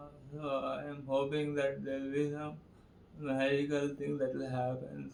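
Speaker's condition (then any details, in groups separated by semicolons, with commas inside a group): Parkinson's; left side rigidity; speech deteriorating, chewing difficult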